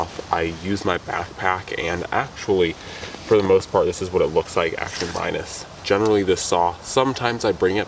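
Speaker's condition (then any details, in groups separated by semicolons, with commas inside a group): No condition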